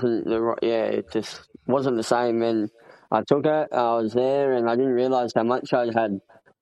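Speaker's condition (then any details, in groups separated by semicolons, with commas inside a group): Cleft palate; congenital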